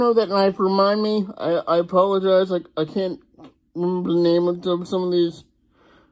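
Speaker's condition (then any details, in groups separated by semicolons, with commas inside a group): Cerebral palsy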